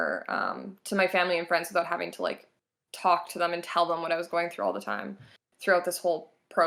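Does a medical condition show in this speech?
No.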